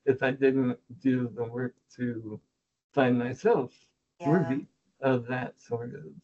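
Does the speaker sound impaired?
Yes: spinal muscular atrophy, type 2.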